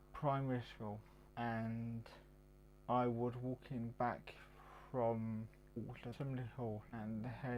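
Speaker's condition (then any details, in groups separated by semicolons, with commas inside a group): Cerebral palsy; mild, affects muscles and speech; mild disability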